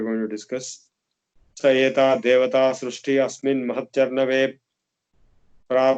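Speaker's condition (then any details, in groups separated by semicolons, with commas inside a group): No condition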